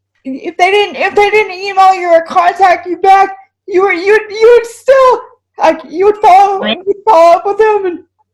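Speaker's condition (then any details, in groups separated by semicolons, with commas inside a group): Cerebral palsy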